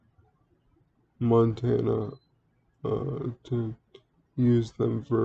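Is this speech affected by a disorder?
Yes: cerebral palsy; speaks relatively well.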